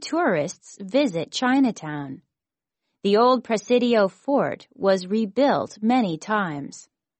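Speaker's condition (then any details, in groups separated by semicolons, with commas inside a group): No condition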